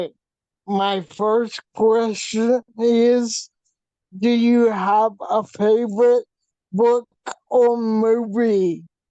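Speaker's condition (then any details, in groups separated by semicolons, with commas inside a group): Facial paralysis from hydrocephalus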